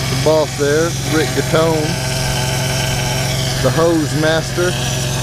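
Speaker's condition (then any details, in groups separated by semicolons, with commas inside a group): No condition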